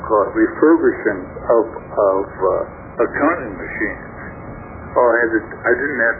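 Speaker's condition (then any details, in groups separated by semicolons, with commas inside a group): Stroke affecting throat muscles; tough time talking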